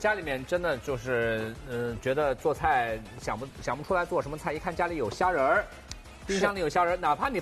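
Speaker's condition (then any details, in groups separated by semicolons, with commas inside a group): No condition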